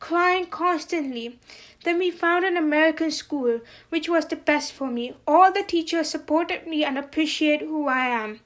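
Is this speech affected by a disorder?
Yes: congenital hearing loss; severe to profound congenital deafness, unaided right ear hears only shouts, left none, noticed 7 months; hearing aids since 10 months, constant English talking and listening to prevent speech regression; speech learned via auditory verbal therapy with Alaka Holikar, regresses without hearing conversations.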